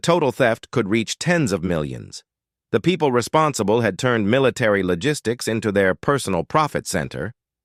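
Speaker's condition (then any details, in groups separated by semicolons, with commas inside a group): No condition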